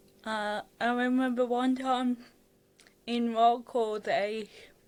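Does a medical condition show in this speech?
Yes: cerebral palsy (athetoid); fatigue.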